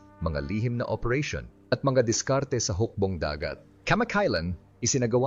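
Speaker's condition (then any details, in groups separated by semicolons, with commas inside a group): No condition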